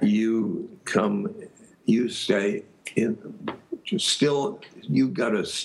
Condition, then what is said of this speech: Aphasia. I think I had aphasia. You can see my speech stops and things like that.